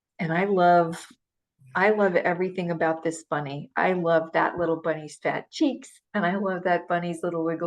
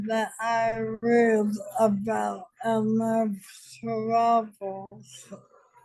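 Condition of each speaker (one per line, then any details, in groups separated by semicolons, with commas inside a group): No condition
ALS; diagnosed almost five years ago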